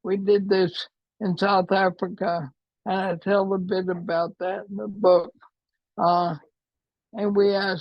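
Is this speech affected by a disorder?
Yes: ALS; trouble speaking, voice affected.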